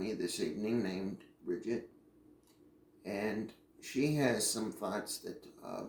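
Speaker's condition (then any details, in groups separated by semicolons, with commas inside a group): Cerebral palsy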